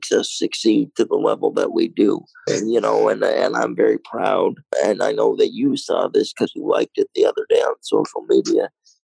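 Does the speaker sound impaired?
Yes: cerebral palsy, mild; lungs collapsed three days after birth, lack of oxygen, bleeding in one brain area, incubator nine weeks, lifelong wheelchair.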